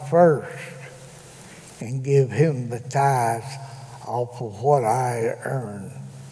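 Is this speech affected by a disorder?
Yes: cerebral palsy; attended school for handicapped children.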